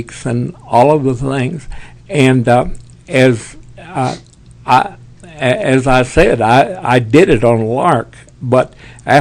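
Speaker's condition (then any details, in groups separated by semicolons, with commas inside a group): Parkinson's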